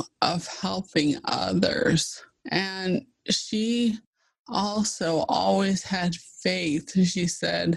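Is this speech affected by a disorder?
Yes: ALS (Lou Gehrig's disease); almost bedbound, uses wheelchair.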